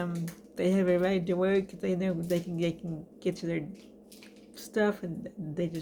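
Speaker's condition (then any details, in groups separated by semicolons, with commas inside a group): Cerebral palsy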